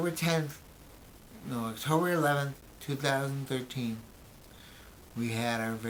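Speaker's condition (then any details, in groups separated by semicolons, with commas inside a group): Brain injury; memory greatly affected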